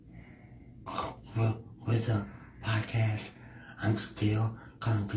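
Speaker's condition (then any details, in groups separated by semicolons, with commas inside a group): Cerebral palsy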